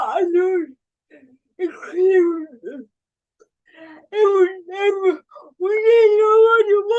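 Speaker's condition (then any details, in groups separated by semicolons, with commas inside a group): Cerebral palsy; from birth, uses wheelchair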